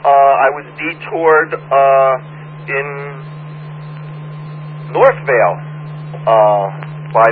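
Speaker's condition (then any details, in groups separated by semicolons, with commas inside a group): No condition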